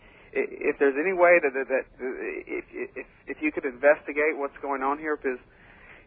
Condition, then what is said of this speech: Stuttering. Yeah, excuse me, I'm a little nervous, I stutter a lot.